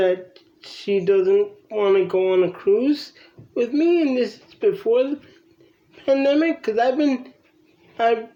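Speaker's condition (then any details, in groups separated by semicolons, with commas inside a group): Cerebral palsy; from birth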